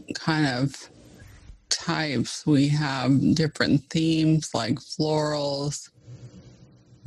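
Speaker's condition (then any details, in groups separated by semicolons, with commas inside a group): ALS (Lou Gehrig's disease); fast progressing form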